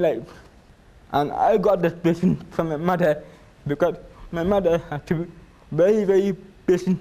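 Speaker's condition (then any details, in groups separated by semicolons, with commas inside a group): Cerebral palsy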